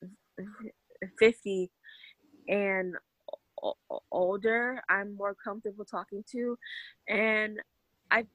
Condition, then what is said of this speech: Stuttering. Yes, I have friends who I can be myself with where I don't stutter.